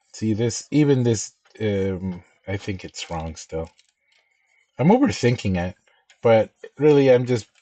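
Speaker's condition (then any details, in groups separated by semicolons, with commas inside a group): No condition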